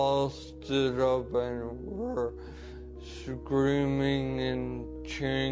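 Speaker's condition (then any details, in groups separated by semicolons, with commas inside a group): Traumatic brain injury; almost three years since injury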